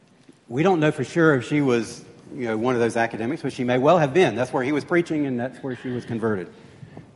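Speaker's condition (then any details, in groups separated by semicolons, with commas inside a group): No condition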